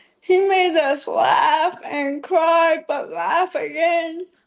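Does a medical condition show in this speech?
Yes: ALS.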